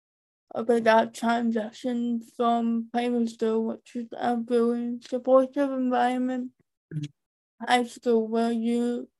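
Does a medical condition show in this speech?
Yes: cerebral palsy; from birth, maternal CMV, eight weeks ICU, confirmed nine months, profound deafness, cochlear implants from two.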